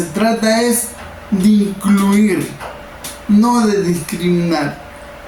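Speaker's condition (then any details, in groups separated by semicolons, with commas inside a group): Cerebral palsy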